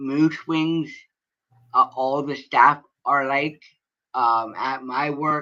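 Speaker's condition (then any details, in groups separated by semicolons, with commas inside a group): Cerebral palsy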